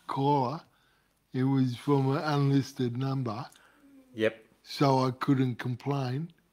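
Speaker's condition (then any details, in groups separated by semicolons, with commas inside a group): Cerebral palsy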